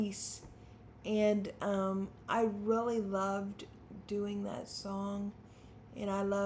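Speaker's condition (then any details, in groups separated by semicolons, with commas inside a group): Spastic quadriplegic cerebral palsy; spastic quadriplegic type, hands affected; voice challenges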